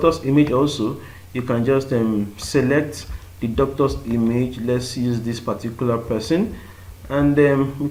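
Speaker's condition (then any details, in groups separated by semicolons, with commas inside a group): No condition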